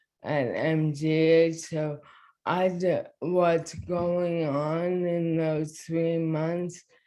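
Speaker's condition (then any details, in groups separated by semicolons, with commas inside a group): ALS; diagnosed within past year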